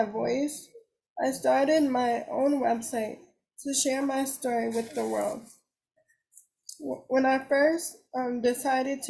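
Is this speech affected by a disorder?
Yes: cerebral palsy; uses wheelchair.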